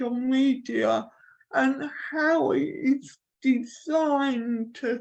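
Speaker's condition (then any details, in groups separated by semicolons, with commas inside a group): Cerebral palsy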